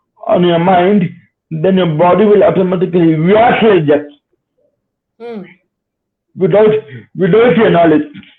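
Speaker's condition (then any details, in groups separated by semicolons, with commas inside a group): Cerebral palsy; spastic type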